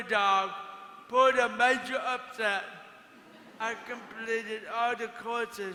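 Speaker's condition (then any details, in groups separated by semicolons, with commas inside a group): Cerebral palsy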